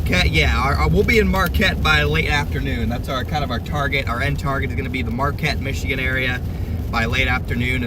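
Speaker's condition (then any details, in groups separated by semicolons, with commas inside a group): No condition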